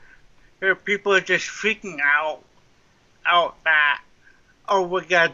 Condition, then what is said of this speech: Cerebral palsy. It's because of the speech impediment.